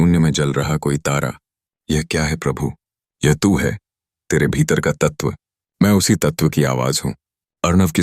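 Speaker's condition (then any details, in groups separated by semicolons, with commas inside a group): No condition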